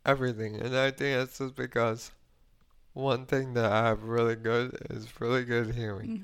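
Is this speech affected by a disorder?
Yes: ALS; cannot walk, Tobii eye-gaze texting, night ventilator, very low lung capacity, declines tracheostomy, acute hearing; voice got weaker.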